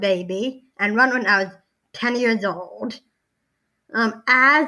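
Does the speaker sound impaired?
Yes: Down syndrome.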